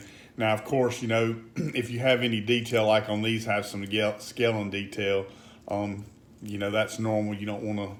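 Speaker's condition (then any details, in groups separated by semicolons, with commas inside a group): No condition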